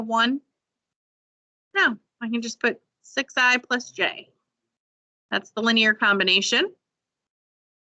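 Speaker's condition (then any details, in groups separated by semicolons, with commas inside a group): No condition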